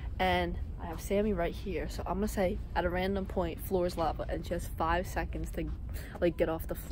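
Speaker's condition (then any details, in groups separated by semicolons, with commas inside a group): No condition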